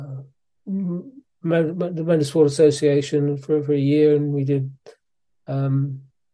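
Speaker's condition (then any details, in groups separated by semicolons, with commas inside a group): Parkinson's disease; physiotherapy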